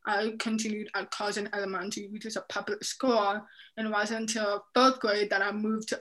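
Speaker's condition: Deafness; profound, noticed at 7 months, unknown cause, bilateral cochlear malformation, left cochlear implant at 3; speech therapy for speaking and listening in deaf and hard of hearing program

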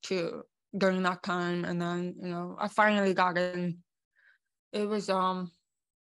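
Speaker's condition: Born deaf; congenital deafness

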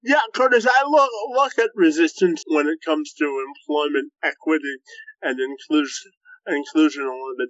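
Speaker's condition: Cerebral palsy, spastic quadriplegia; affects muscle memory

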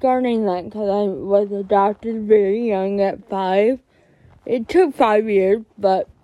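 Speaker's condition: Cerebral palsy; since 7th grade anxiety made talking to people comfortably harder

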